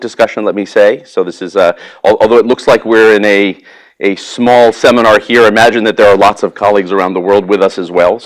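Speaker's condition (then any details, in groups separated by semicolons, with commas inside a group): No condition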